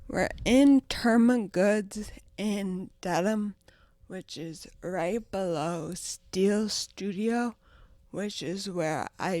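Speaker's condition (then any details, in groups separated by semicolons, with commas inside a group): Traumatic brain injury, ataxia; severe injury at 16, affects walking and speech; 10 years since injury, past coma and rehab; speech impediment, talks differently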